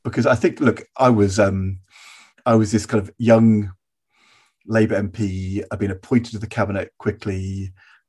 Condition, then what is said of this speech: Stuttering. I stammer in speeches, I stammer in interviews, do it lots of times in this conversation with you.